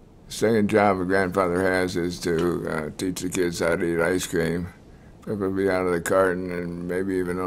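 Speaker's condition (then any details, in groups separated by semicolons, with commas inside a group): Multiple sclerosis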